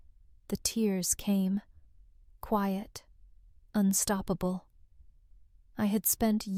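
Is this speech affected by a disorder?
No.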